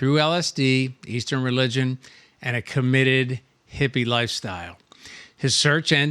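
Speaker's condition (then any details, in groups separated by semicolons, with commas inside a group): No condition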